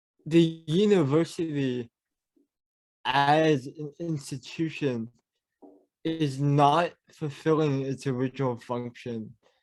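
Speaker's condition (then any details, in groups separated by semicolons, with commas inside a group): Cerebral palsy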